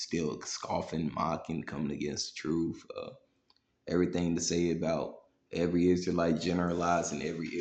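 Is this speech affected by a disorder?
No.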